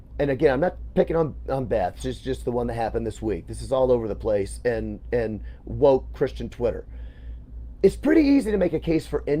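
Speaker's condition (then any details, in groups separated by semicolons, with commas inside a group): No condition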